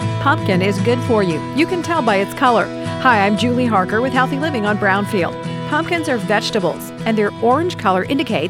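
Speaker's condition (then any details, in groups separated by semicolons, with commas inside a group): No condition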